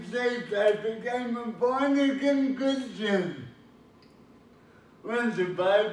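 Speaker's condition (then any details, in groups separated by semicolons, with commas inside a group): Cerebral palsy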